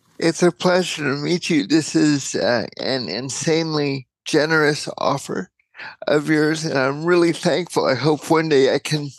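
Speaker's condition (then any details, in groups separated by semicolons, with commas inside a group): Cerebral palsy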